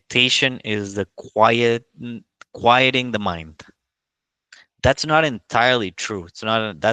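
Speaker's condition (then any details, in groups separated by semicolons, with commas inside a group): No condition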